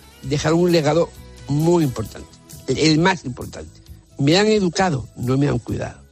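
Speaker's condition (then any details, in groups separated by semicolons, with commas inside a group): Down syndrome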